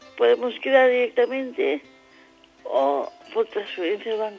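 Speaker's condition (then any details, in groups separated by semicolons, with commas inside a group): Cerebral palsy; infantile onset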